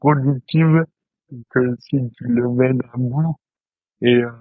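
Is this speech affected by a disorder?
Yes: dystonia; present since birth.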